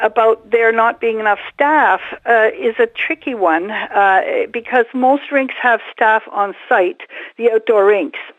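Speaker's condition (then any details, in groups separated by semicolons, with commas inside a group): No condition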